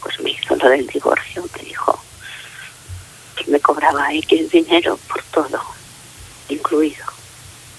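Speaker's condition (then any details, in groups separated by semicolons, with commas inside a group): Facial palsy; ongoing medical follow-up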